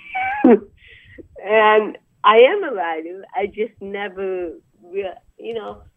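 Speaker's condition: Cerebral palsy; deaf, ungraceful movement, very slow handwriting, past spinal cord surgery, walking poor afterward; about 63 years old

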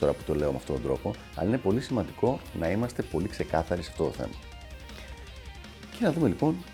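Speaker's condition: No condition

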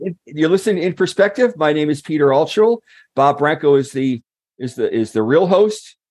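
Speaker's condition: No condition

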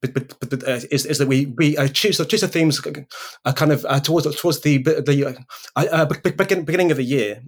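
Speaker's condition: Stutter; speech impediment; makes recording podcasts difficult, still runs own podcast; repeated sounds, repeated words

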